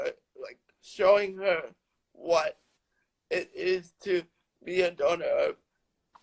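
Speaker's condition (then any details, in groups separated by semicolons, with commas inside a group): Cerebral palsy; lifelong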